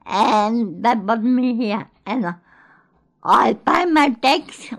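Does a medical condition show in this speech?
Yes: cerebral palsy; had speech problems in childhood, began talking after attending Gruella school.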